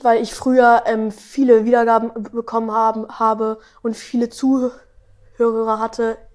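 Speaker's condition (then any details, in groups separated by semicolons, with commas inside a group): Stuttering; age 12; stuttering a lot now while talking about stuttering; fluent singing with melody, stutters rapping without melody, little in podcast episodes, often fast, better slower; repeated sounds, repeated words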